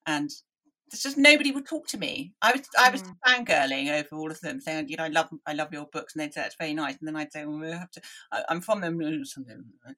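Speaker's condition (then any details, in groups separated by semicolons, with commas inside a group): Deafness; hopeless and unwieldy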